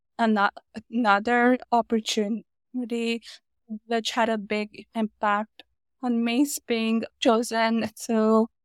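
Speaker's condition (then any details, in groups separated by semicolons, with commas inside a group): Stutter; stutter diagnosed at age 5, increased with age, about 20 speech therapists in childhood, paid for cure scam; ongoing speech therapy, goals self-acceptance and disclosure, work accommodation to type in meeting chat, read aloud by others; not mild stutter, speaks short remarks, types longer ones, bad days block even two sentences; repeated sounds, prolonged sounds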